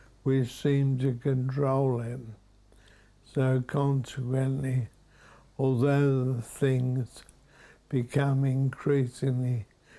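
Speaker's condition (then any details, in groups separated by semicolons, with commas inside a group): Motor neurone disease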